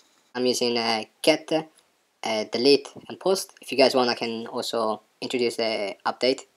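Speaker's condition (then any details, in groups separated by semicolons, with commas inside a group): No condition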